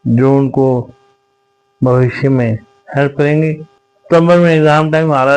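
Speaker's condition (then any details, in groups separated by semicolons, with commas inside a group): Cerebral palsy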